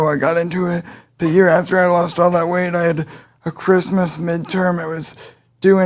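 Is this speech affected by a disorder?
Yes: cerebral palsy; able to speak.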